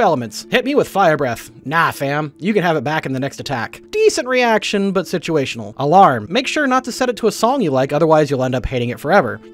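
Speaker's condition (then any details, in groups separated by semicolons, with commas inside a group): No condition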